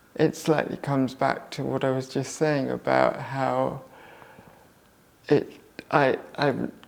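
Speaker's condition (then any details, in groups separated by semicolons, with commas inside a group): Cerebral palsy; left-sided muscle tension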